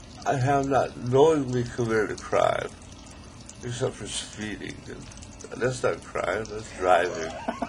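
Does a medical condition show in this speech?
Yes: ALS; still able to talk, articulate.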